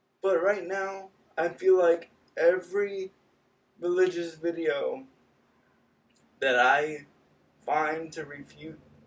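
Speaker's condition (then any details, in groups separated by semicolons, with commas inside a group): Cerebral palsy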